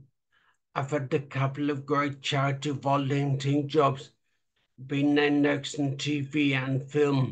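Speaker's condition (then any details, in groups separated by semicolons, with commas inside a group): Traumatic brain injury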